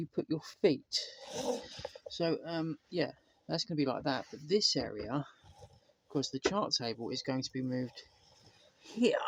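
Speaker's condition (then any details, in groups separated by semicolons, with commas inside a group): No condition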